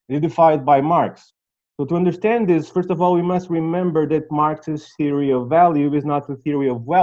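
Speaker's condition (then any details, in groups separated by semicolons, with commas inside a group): No condition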